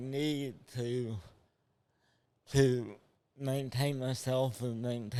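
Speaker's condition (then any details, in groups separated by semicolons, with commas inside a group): Cerebral palsy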